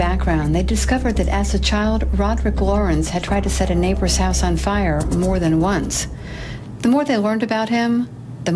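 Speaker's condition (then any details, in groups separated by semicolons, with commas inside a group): No condition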